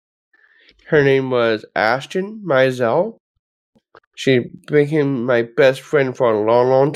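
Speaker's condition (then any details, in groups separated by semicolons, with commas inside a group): Down syndrome; present from birth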